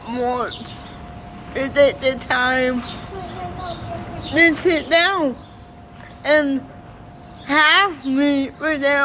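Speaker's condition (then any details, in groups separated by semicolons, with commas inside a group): Cerebral palsy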